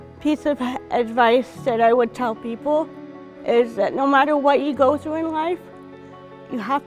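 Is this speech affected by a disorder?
Yes: cerebral palsy; present from birth.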